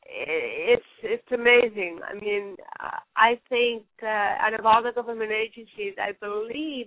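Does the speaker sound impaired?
Yes: cerebral palsy; since birth.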